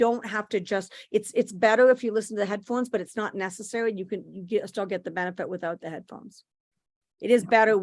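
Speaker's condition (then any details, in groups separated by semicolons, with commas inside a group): No condition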